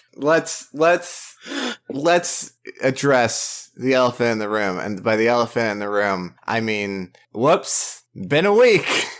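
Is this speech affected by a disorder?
No.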